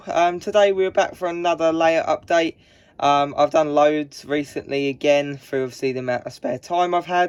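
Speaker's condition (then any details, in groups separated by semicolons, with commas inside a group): No condition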